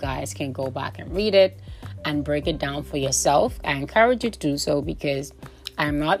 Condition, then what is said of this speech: No condition.